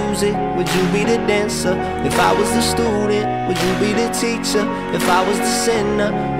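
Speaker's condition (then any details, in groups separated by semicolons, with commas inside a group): No condition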